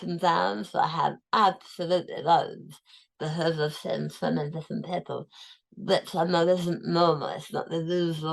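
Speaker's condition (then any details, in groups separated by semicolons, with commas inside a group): Tongue cancer, tongue removed; almost entire tongue removed, five millimeters left; post-surgery, cancer-free, diagnosed stage 4; relearned eating, liquids to purees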